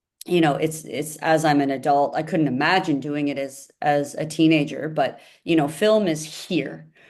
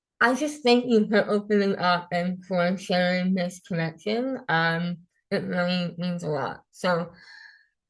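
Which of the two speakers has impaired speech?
The second: Moebius syndrome; facial difference.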